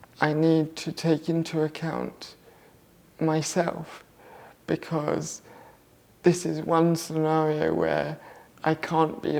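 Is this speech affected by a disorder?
Yes: cerebral palsy; left-sided muscle tension.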